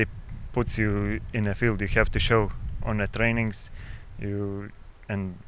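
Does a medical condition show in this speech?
No.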